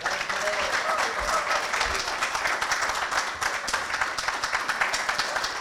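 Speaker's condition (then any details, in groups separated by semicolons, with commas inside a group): No condition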